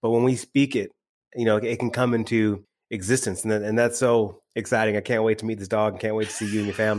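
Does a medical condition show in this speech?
No.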